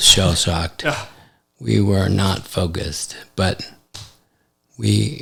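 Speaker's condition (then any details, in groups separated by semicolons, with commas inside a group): ALS; affects hand function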